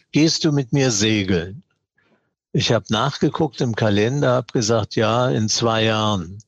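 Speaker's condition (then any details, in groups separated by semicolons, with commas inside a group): Parkinson's disease; mild course, ongoing tremor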